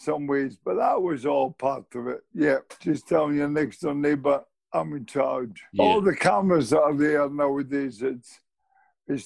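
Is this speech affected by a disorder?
Yes: motor neurone disease; still speaks, host calls speech eloquent.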